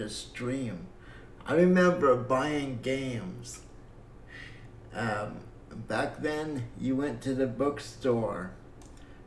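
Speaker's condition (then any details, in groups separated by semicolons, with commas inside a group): Cerebral palsy; breathing fine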